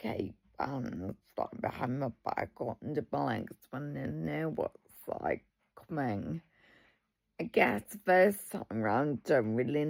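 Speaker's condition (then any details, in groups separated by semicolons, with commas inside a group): Multiple sclerosis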